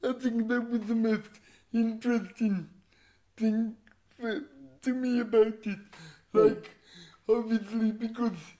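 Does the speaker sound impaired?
Yes: cerebral palsy; voice described as unusual.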